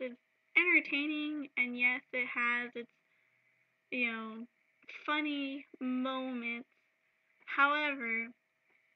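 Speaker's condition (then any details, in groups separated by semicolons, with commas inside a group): No condition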